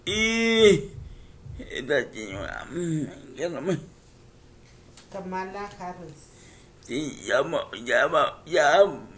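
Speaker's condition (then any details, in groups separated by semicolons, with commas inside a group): Cerebral palsy; from birth; speech affected by condition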